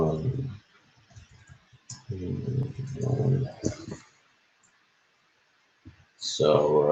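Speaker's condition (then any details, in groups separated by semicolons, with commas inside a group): No condition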